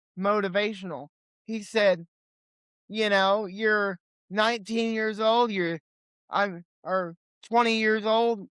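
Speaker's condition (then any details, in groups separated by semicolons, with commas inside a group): Cerebral palsy; limited mobility, legs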